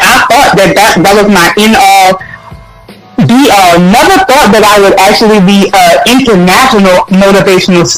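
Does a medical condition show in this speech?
Yes: stutter; stutter since age 3, bullied in childhood, people took voice because of stutter; people took voice away because of stutter; here repeated words, prolonged sounds.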